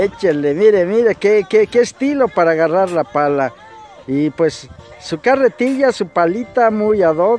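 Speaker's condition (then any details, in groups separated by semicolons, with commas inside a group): No condition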